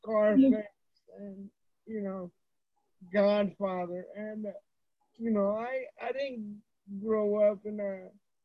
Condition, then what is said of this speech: Cerebral palsy. So our voices are very erratic. It goes high and it goes low, goes all over the place.